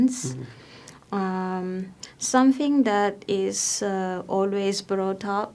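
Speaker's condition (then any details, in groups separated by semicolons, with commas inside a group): No condition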